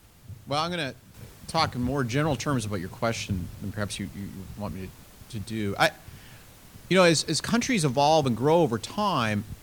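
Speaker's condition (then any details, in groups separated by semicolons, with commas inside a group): No condition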